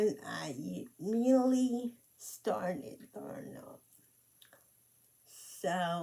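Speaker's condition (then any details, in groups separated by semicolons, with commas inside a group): Cerebral palsy; speech affected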